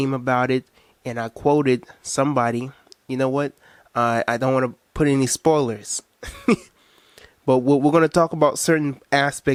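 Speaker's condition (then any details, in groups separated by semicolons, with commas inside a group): No condition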